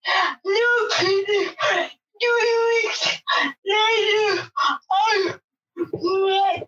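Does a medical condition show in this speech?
Yes: cerebral palsy; wheelchair for mobility, speech impairment, job provides same interpreter daily over Zoom; interpreter repeats her speech line by line during interview; others may struggle to understand, interpreter revoices her words.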